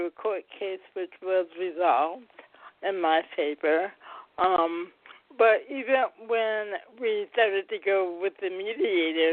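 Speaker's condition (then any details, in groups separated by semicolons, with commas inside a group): Cerebral palsy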